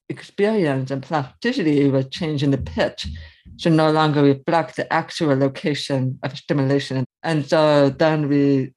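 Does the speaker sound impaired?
Yes: severe to profound hearing loss, early-onset; cochlear implant user; severe to profound loss from early age, childhood body-worn aids both ears, left ear deterioration, vertigo; early intervention at summer speech school in New Jersey, learned to speak and listen, speech-in-noise difficulty.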